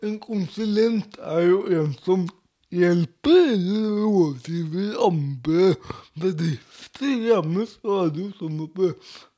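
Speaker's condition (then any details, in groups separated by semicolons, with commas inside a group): Cerebral palsy; speech difficulties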